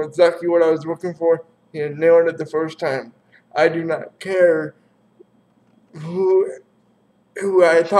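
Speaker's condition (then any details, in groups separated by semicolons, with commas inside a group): Cerebral palsy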